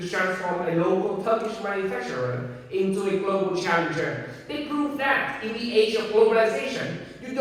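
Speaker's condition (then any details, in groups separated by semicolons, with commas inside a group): No condition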